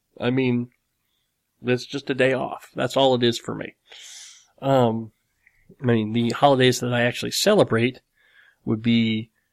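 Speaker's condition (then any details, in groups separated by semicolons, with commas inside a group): Cleft lip and palate; nose still slightly crooked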